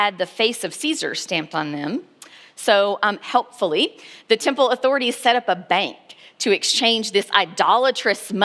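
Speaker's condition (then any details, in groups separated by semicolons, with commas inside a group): No condition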